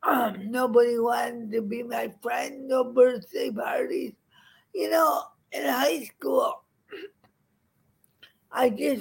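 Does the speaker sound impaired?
Yes: cerebral palsy; described as drooly and funny, once judged too poor for teaching, mistaken for drunk.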